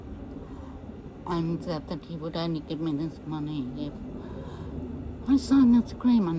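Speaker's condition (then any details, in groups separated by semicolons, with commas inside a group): MND; voice may be difficult to understand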